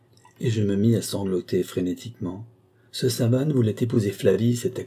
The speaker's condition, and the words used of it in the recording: No condition.